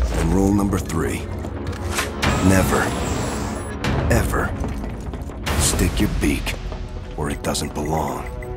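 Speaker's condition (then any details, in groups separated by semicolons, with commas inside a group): No condition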